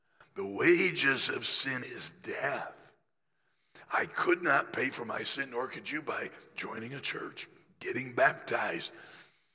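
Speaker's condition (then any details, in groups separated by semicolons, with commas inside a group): Laryngeal cancer after radiation; still affected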